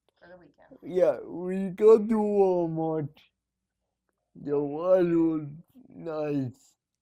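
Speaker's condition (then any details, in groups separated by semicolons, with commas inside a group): Cerebral palsy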